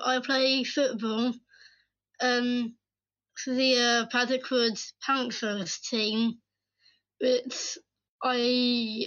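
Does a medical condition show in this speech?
Yes: Down syndrome.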